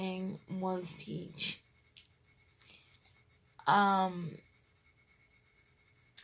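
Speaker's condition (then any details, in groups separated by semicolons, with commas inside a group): Cerebral palsy, triplegia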